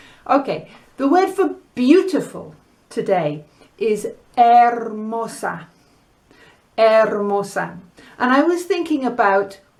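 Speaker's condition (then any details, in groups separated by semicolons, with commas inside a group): No condition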